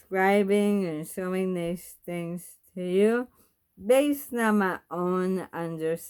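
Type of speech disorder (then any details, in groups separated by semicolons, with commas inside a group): Bulbar dysarthria; bulbar onset ALS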